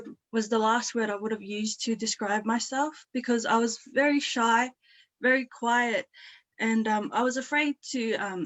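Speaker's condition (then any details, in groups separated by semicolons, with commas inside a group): No condition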